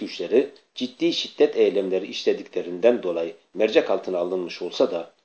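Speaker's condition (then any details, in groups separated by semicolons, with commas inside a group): No condition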